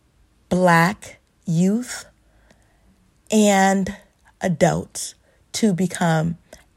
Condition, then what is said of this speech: Stuttering. And a little disclaimer, I am a stutterer, so you will hear me stumble upon words, and it is okay.